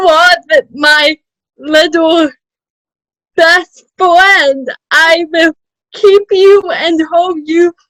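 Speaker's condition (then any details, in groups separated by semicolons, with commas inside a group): Cerebral palsy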